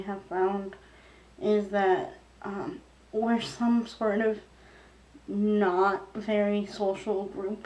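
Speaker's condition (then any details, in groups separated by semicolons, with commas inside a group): Cerebral palsy; wheelchair user, past surgeries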